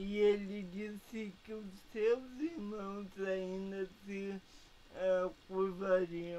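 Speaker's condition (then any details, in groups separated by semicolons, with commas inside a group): Paralysis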